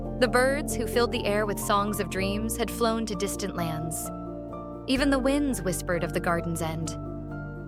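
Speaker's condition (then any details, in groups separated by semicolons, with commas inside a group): No condition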